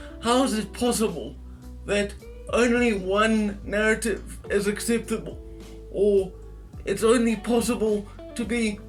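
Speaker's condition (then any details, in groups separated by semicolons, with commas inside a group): Quadriplegic cerebral palsy, severe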